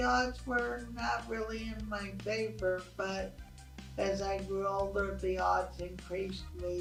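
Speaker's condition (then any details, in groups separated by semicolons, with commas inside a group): Cerebral palsy; achilles tendon lengthening, corrective surgeries last year; recovering from surgeries, wheelchair racing; poor swallowing in childhood, speech was not expected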